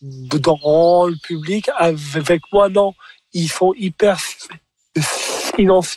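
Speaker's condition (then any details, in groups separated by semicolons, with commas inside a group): Stuttering; described as just a speech disorder, not considered a handicap; audible stumbling in stand-up clip left unedited by producer, acknowledged on stage; occasional stumbles over words; repeated sounds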